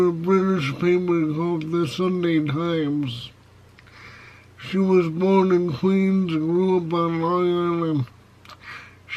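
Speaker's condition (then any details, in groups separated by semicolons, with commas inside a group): Cerebral palsy, severe; spastic type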